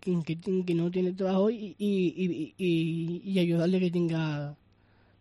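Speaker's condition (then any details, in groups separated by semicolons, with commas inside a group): Down syndrome; age 19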